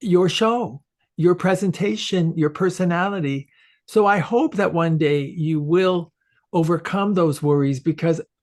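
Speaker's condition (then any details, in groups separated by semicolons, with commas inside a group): No condition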